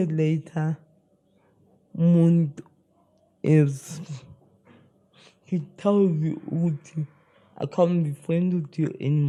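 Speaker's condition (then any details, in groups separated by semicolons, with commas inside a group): Spastic cerebral palsy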